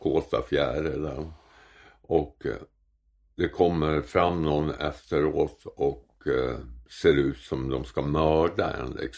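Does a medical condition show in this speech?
Yes: tongue cancer; constant sore feeling in mouth, like a wound.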